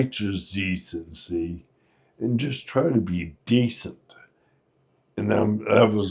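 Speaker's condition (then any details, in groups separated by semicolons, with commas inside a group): Friedreich's ataxia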